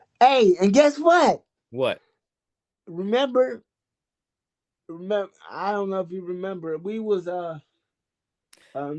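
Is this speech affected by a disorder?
Yes: cerebral palsy.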